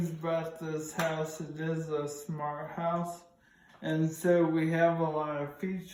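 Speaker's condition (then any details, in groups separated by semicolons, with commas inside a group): ALS; starting to lose voice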